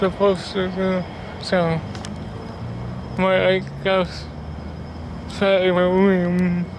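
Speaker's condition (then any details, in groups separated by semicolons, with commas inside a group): Cerebral palsy; speech disability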